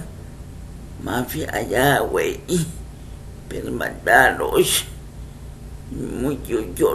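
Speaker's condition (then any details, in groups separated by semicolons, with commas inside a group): Cerebral palsy; speech affected by condition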